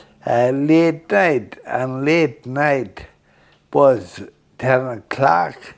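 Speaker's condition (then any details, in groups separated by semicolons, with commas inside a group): Friedreich's ataxia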